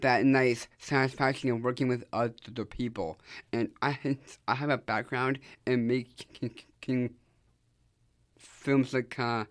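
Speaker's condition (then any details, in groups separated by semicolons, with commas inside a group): Down syndrome; able to do public speaking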